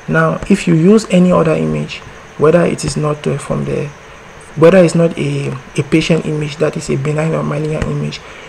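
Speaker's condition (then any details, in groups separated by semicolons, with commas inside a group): No condition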